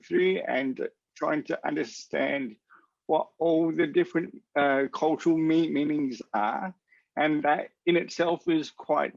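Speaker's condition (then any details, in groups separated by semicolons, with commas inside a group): Cerebral palsy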